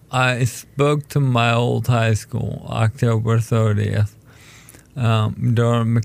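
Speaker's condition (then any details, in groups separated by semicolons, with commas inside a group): ALS; told condition is terminal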